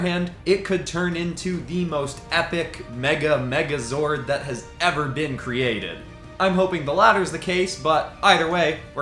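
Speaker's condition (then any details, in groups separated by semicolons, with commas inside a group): No condition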